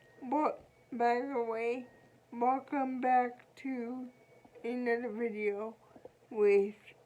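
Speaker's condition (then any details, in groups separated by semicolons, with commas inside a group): Cerebral palsy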